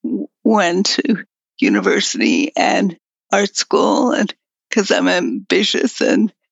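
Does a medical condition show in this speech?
Yes: progressive multiple sclerosis; quadriplegic, no hand use, walker to scooter to wheelchairs, talking harder as disease progressed; voice up and down, in and out with pulmonary muscle strength, sometimes no voice, assistant speaks.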